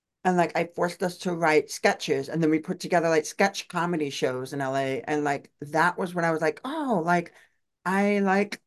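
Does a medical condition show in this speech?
Yes: deaf; uses own voice.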